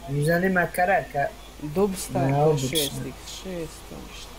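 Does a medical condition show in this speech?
No.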